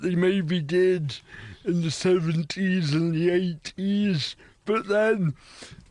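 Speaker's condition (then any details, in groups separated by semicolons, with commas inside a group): Cerebral palsy; wheelchair user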